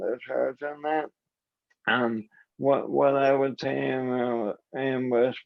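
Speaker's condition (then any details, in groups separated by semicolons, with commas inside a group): ALS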